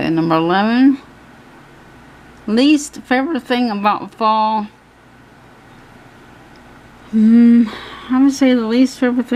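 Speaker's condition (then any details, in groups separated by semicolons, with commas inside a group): Cerebral palsy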